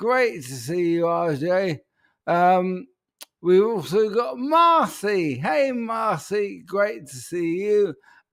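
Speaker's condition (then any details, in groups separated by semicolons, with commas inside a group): ALS; voice may sound peculiar tonight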